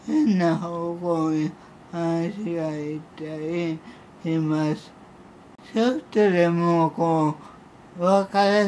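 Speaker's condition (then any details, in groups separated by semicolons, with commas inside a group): Cerebral palsy; severe, uses a wheelchair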